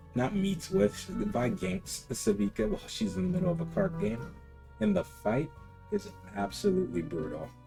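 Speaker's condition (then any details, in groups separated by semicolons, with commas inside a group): No condition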